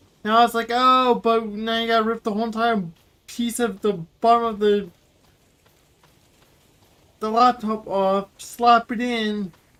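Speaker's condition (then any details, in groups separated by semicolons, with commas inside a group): Cerebral palsy; wheelchair user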